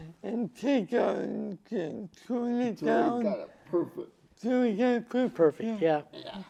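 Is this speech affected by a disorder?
Yes: cerebral palsy; from birth.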